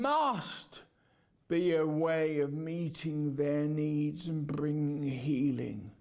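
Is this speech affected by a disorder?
Yes: cerebral palsy.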